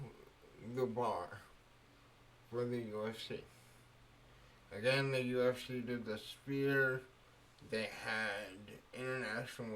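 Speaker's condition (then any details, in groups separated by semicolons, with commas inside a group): Cerebral palsy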